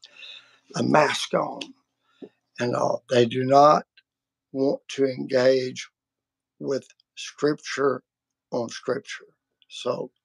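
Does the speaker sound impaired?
Yes: vocal cord surgery; multiple vocal cord surgeries, including laser treatment; voice may sound harsh or grouchier than intended.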